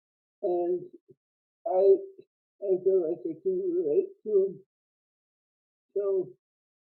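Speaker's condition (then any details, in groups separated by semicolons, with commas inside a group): Cerebral palsy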